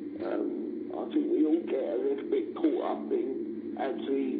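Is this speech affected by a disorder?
Yes: cerebral palsy; neurological condition, does not drive, needs support worker; needs extra support at work, slow typer, dictates to support worker, needs help to drive.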